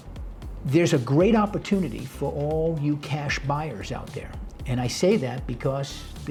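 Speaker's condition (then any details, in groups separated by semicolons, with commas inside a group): No condition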